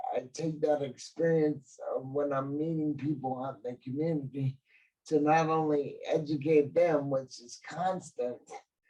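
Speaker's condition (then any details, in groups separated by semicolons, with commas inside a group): Cerebral palsy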